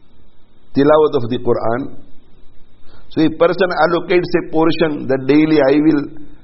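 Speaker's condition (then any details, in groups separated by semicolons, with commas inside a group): No condition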